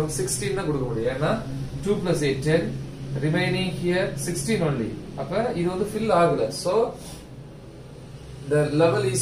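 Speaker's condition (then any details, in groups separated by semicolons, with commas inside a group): No condition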